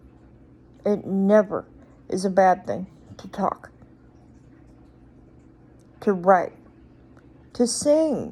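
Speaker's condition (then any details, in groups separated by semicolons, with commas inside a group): Cerebral palsy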